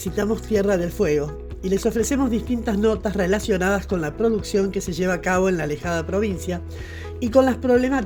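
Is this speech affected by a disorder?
No.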